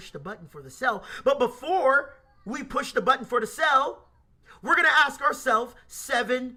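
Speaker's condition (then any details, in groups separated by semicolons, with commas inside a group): No condition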